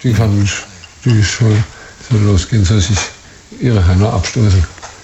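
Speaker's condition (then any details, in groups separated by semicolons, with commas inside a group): Parkinson's disease; onset around 40, first sign arm not swinging, three months physiotherapy, neurologist diagnosis via tablet response; 15 years since diagnosis, symptom-suppressing medication, gymnastics, nearly falls 3-4 times daily, exhausted evenings, needs wife's care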